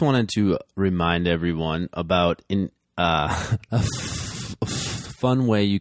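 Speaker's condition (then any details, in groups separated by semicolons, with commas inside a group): Stuttering, blocks; nothing coming out for long periods, comes and goes; long silent blocks, worse when trying hard not to stutter; prolonged sounds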